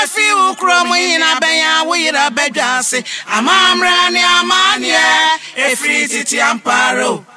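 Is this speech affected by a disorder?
No.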